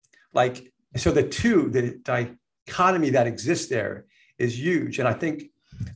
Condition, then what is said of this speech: Stuttering. And I think a lot, like every time I stutter, even on this podcast, I still feel this little bit of shame.